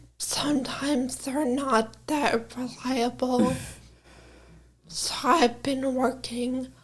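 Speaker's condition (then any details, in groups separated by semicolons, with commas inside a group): Brain injury; caused by brain aneurysm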